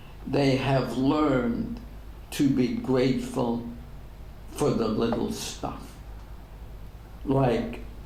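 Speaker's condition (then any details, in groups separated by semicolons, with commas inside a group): ALS; degenerative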